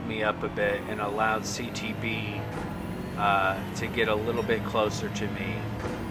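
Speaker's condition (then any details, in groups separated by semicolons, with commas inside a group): No condition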